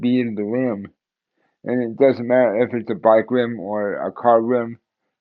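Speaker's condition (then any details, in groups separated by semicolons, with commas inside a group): Cerebral palsy; tends to mess up words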